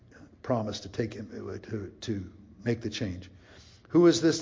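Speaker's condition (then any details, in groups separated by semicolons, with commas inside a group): No condition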